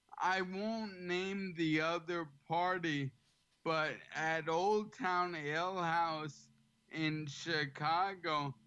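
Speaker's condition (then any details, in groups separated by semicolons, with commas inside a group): ALS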